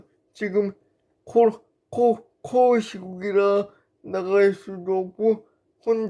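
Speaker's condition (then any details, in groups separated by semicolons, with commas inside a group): Brain lesion disability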